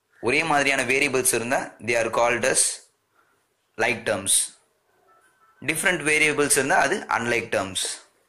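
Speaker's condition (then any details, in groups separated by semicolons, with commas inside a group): No condition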